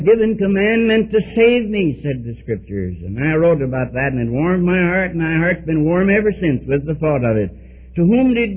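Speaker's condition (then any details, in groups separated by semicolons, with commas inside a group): No condition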